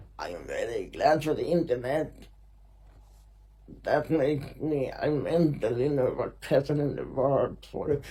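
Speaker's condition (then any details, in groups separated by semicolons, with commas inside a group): Muscular Parkinson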